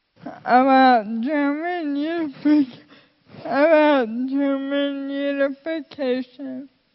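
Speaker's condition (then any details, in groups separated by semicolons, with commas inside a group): Friedreich's ataxia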